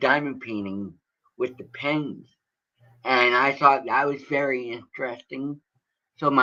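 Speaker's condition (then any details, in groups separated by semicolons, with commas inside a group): Cerebral palsy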